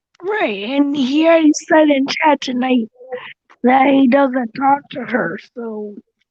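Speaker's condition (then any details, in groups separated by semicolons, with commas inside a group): Cerebral palsy; visible disability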